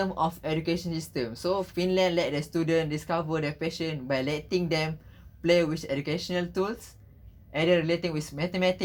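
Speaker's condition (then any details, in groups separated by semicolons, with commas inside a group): No condition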